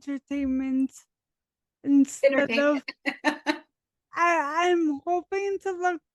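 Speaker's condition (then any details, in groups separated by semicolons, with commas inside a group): Dystonia; dystonia from infancy, DBS implanted, wheelchair, head shaking, twitching; diagnosed age 10, now 33, on medication; speech impediment, noticed by others at 25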